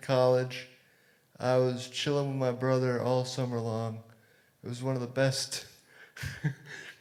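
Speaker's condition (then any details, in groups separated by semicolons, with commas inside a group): Cerebral palsy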